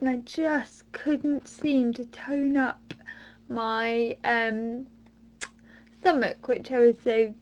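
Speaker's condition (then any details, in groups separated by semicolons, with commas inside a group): Mild cerebral palsy; since birth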